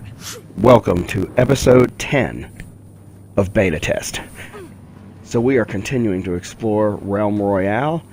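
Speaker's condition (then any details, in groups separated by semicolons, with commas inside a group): No condition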